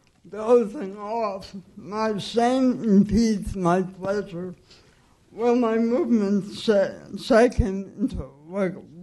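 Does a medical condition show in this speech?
Yes: cerebral palsy.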